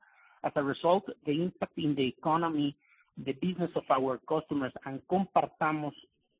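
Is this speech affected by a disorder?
No.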